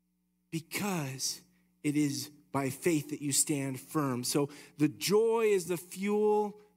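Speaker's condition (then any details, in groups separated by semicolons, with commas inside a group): No condition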